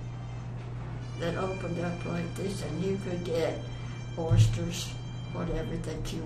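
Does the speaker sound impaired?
Yes: Parkinson's; long-standing, onset many years earlier; swallowing affected, low volume, mumbling.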